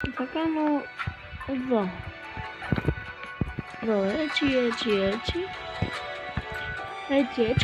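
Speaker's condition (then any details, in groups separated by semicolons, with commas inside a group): No condition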